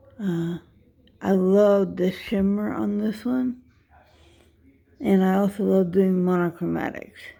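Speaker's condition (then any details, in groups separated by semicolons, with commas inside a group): Dystonia; affects how speech sounds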